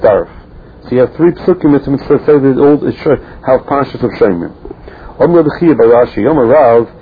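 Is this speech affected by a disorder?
No.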